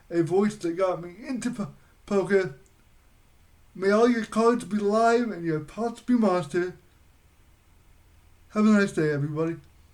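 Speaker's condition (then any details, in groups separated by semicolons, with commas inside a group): Cerebral palsy; voice tone sometimes odd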